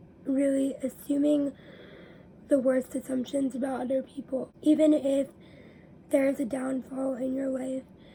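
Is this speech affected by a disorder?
Yes: cerebral palsy; speech delay and issues, raspy voice, big breaths between sentences.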